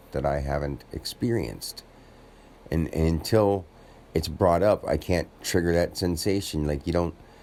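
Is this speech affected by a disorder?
No.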